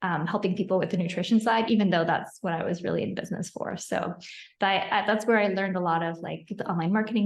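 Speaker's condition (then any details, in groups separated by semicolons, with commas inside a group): No condition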